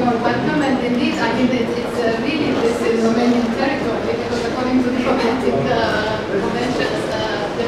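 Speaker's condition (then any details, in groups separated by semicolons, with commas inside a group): No condition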